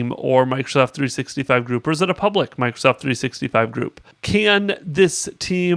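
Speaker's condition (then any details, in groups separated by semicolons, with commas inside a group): No condition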